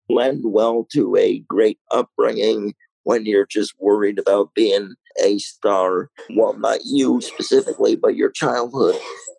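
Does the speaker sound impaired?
Yes: cerebral palsy, mild.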